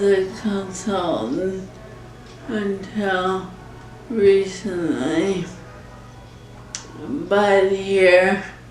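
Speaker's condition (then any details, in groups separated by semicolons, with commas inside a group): ALS; onset about a year ago, long-term nursing care; speech much declined, pronounced uncontrollable crying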